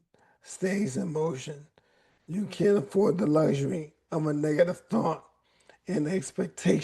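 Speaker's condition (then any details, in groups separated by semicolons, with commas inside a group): ALS; voice raspy at times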